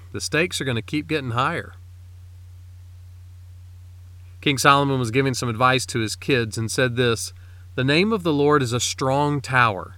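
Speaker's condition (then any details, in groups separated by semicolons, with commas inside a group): No condition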